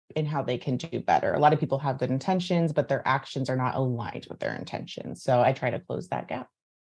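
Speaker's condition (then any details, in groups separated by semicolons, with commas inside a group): No condition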